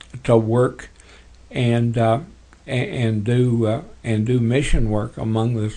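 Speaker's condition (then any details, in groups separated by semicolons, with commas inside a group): Parkinson's; tremors as early symptom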